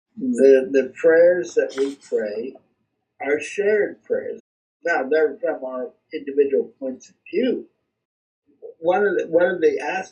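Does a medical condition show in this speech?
Yes: cerebral palsy; speech not affected.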